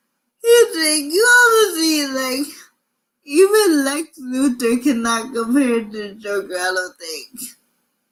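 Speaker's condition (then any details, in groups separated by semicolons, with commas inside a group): Cerebral palsy; from birth, difficult delivery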